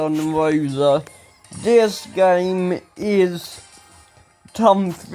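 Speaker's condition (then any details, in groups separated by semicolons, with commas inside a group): Ataxia; speech recently worse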